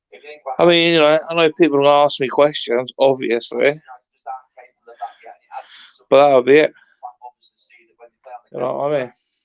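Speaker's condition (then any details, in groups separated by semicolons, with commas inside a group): No condition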